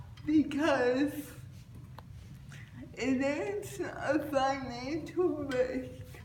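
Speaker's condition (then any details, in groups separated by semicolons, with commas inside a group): Cerebral palsy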